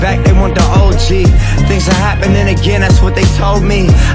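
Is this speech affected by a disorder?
No.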